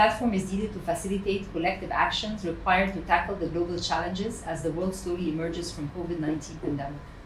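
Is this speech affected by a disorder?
No.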